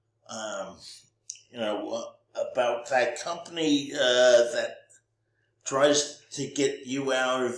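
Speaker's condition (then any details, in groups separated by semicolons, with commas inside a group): Cerebral palsy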